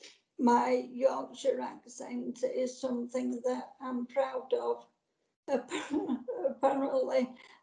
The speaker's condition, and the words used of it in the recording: ALS (motor neuron disease). It's affected my voice quite a lot, actually.